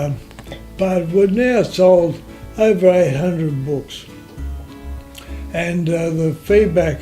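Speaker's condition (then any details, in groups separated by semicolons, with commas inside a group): Motor neurone disease; affects voice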